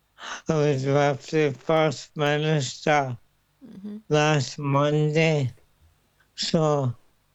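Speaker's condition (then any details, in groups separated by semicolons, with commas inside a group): Motor neuron disease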